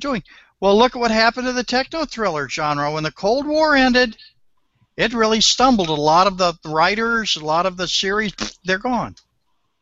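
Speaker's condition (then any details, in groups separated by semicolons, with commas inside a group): No condition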